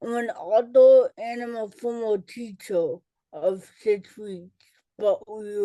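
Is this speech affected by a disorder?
Yes: cerebral palsy; childhood speech delay.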